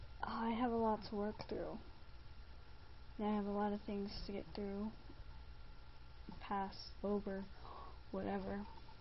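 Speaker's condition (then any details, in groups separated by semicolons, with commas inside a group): No condition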